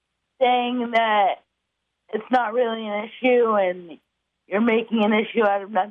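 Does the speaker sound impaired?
Yes: cerebral palsy; muscle spasms, trouble holding cup, drinks through straw, uses voice dictation software; chokes on liquids or spills when drinking from cup.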